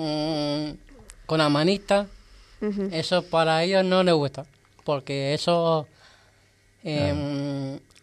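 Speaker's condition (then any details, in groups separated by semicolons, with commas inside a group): Down syndrome; genetic condition, extra copy of chromosome 21, self-described as 68 degrees; age 32, no medication, independent in daily life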